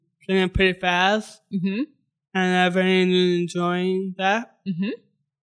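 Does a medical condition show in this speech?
Yes: Down syndrome.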